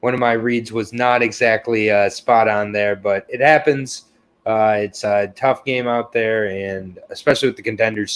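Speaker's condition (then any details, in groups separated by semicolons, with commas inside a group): No condition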